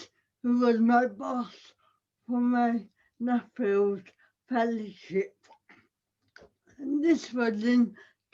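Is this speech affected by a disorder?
Yes: cerebral palsy; audible speech impairment.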